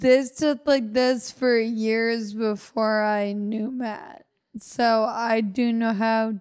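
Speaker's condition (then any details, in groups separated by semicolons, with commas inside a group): Friedreich's ataxia; wheelchair user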